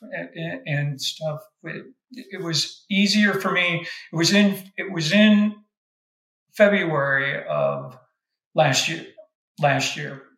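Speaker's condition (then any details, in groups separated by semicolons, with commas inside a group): Frontotemporal dementia with stuttering; right frontal and temporal involvement, diagnosis took about 3.5 years, hearing expected to become affected; ongoing stuttering, paranoia; new-onset stuttering, never stuttered before, first noticed around COVID period, speech tasks led to neurological surgeon referral; repeated sounds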